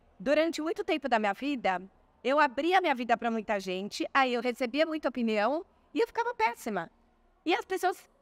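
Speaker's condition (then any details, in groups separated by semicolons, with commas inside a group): No condition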